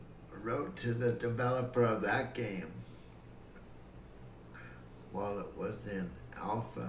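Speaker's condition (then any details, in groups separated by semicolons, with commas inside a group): Cerebral palsy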